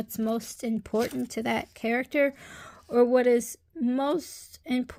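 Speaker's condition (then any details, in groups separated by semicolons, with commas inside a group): No condition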